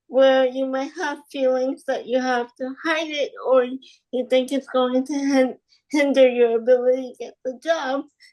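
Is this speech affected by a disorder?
Yes: spastic quadriplegic cerebral palsy.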